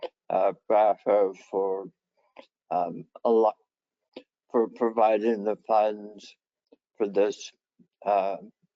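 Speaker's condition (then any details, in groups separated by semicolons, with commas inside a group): Head and neck cancer surgery; long-term survivor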